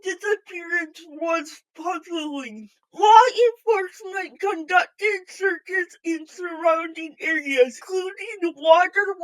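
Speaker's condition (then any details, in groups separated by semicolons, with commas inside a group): Physical speech impairment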